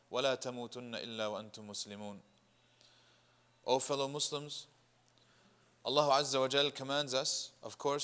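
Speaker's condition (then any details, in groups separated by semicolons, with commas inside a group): No condition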